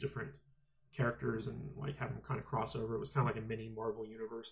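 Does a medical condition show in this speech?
No.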